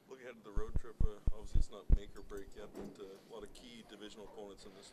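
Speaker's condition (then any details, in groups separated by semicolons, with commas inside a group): No condition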